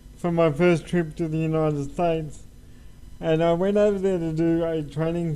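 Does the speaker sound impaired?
Yes: cerebral palsy; from birth, uses wheelchair, drummer despite condition.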